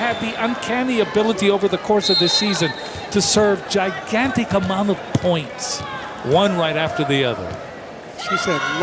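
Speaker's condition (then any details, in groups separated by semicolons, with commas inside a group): No condition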